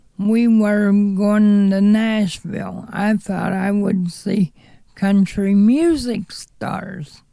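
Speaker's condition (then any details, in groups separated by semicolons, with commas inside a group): Cerebral palsy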